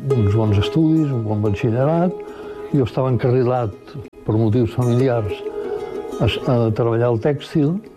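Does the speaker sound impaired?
Yes: Parkinson's; progressive Parkinson's disease, about 15 years by time of death; mild, progressively worsening.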